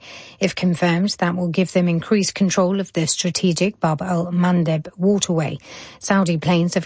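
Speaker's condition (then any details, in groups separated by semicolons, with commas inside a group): No condition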